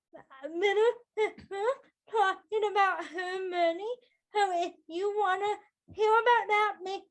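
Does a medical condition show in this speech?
Yes: cerebral palsy.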